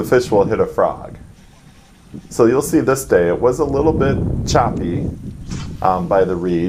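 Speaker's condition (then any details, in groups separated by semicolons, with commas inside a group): No condition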